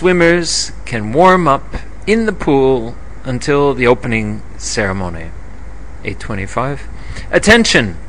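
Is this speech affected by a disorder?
No.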